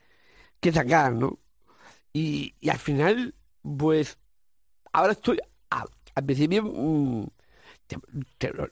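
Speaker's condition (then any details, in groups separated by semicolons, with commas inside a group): Down syndrome; congenital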